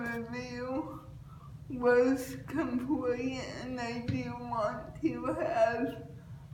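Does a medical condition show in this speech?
Yes: cerebral palsy.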